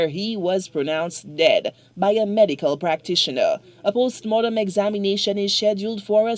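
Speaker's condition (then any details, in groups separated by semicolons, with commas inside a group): No condition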